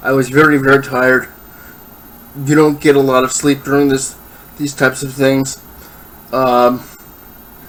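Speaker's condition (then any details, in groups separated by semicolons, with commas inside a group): Cerebral palsy, spastic diplegia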